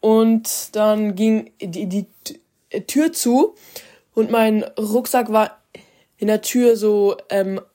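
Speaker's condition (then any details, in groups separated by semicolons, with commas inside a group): Stuttering; accepted as unchangeable; stuttered very often in this episode; very frequent stuttering during recording; repeated sounds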